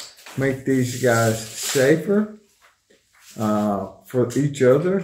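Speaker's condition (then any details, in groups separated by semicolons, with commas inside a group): ALS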